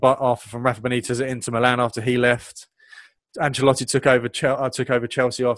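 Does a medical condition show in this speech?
No.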